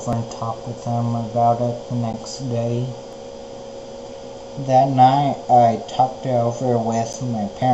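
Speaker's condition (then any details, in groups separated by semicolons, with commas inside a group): Spinocerebellar ataxia; cerebellar degeneration, affects balance and voice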